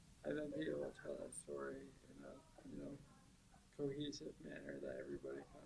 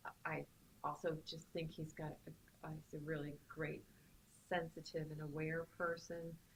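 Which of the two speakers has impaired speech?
The first: spastic cerebral palsy.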